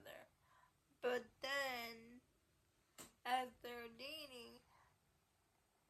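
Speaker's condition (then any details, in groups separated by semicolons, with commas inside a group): Cerebral palsy; uses wheelchair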